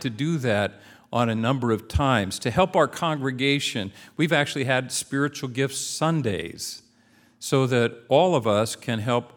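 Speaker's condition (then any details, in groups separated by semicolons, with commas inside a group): No condition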